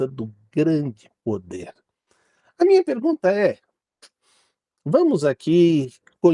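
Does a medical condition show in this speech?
No.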